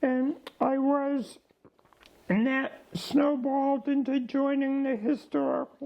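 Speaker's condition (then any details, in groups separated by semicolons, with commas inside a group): ALS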